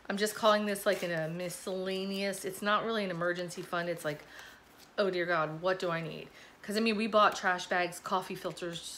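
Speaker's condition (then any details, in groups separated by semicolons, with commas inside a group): No condition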